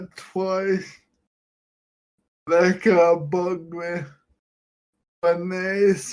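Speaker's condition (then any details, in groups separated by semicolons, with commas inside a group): Friedreich's ataxia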